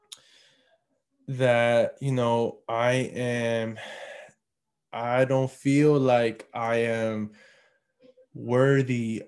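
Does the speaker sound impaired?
Yes: stuttering; stuttering problems; improved a lot, stutters less, still stutters sometimes; stuttering attributed to thinking faster than speaking, described as mental; here prolonged sounds.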